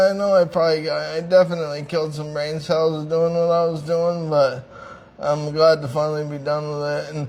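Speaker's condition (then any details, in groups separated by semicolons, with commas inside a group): Traumatic brain injury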